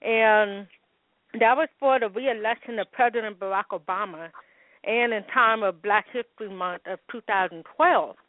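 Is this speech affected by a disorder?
Yes: hearing loss with speech impediment; congenital hearing loss, umbilical cord wrapped around neck at birth, hearing aids since 15 months; speech impediment caused by hearing loss.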